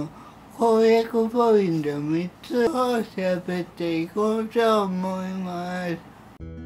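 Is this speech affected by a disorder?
Yes: cerebral palsy; severe, uses a wheelchair.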